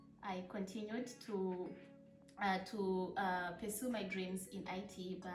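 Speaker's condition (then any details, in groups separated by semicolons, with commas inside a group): No condition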